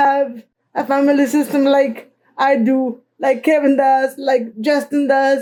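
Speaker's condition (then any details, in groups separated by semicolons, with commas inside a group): Cerebral palsy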